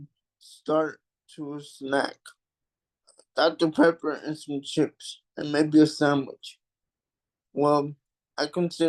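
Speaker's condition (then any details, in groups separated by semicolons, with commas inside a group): Cerebral palsy; takes deep breaths while speaking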